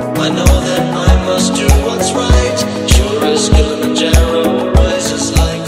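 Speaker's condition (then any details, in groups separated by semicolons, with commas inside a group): No condition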